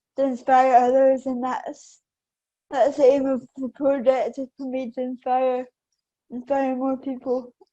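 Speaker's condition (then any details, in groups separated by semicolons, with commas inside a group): Cerebral palsy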